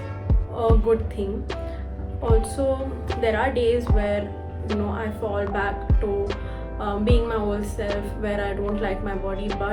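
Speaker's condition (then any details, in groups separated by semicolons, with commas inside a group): No condition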